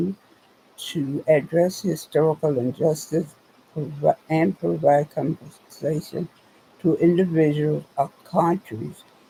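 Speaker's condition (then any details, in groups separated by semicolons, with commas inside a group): Spinal neurosarcoidosis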